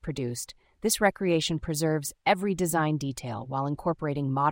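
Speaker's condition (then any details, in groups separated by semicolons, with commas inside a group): No condition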